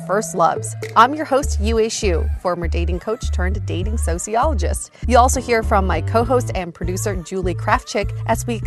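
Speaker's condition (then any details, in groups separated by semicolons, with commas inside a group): No condition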